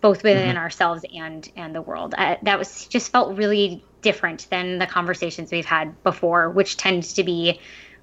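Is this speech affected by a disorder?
No.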